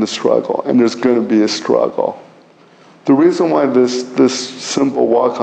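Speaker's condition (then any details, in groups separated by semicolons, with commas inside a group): Cerebral palsy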